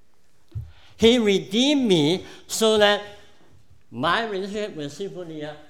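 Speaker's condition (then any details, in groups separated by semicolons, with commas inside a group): Cleft palate; congenital cleft palate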